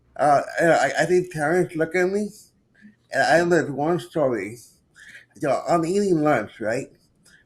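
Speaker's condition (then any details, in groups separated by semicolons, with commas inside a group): Cerebral palsy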